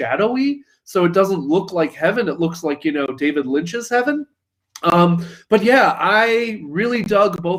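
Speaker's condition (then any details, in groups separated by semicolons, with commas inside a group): No condition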